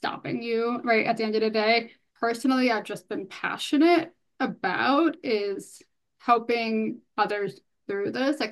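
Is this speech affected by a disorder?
Yes: hearing loss; bilateral, noticed about age 5, analog then digital hearing aids, right ear beyond aid benefit, left hearing aid.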